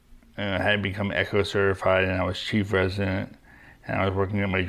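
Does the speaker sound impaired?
Yes: young-onset Parkinson's disease; diagnosed at 38, hereditary gene form, right hand weak, freezing, 5 years medication, then deep brain stimulator; daily exercise on Peloton bike, rock climbing.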